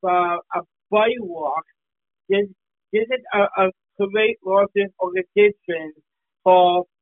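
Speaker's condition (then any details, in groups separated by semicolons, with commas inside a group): Down syndrome; congenital down syndrome, recent covid pneumonia needing oxygen, cardiac arrest and critical care; short simple answers, non-standard grammar, business partner completes some sentences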